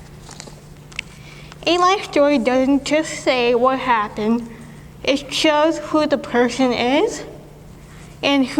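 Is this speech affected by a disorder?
Yes: cerebral palsy; speech, childhood apraxia of speech.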